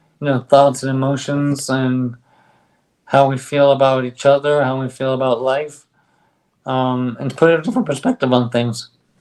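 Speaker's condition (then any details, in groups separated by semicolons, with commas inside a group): ALS; on drug, stronger bite, speaks better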